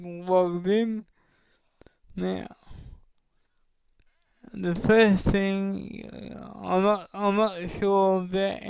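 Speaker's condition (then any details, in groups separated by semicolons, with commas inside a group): Cerebral palsy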